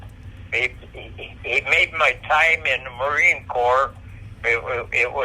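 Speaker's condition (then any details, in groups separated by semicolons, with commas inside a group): Parkinson's disease; on medication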